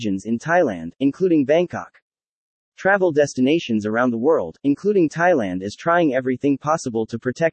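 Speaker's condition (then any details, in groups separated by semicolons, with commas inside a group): No condition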